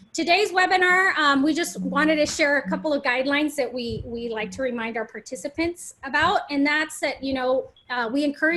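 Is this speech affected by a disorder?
No.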